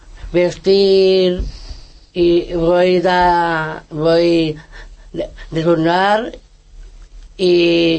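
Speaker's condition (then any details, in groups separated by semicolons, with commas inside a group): Down syndrome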